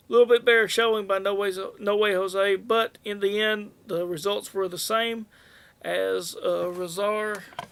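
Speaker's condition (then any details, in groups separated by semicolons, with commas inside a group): No condition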